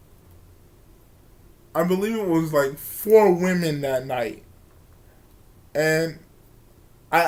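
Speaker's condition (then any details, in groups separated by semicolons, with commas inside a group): Cerebral palsy; from birth, wheelchair user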